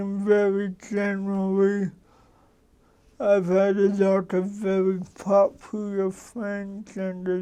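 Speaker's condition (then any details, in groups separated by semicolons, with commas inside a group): Cerebral palsy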